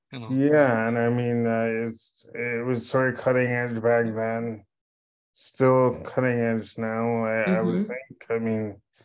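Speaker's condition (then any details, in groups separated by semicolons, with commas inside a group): Cerebral palsy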